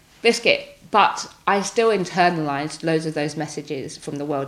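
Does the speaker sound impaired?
Yes: Tourette's syndrome; tics since childhood, diagnosed in 20s, tics increased over years, wheelchair user, motor tics, very wiggly body; late 30s, frequent vocal and motor tics during recording; hedgehog, sausage, fuck a goat interrupting speech, audible chest-banging motor tic.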